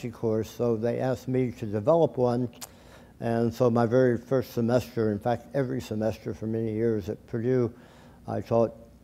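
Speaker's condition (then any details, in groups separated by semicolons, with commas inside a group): Tongue cancer surgery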